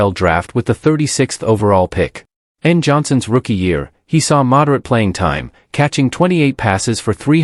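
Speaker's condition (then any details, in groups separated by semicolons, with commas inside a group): No condition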